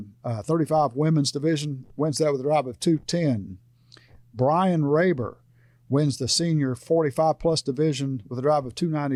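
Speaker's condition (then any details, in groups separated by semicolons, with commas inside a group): No condition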